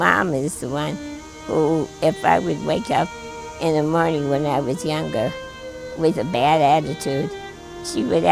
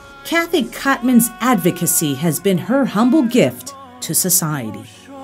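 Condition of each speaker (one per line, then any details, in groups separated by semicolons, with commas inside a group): Spinal muscular atrophy
No condition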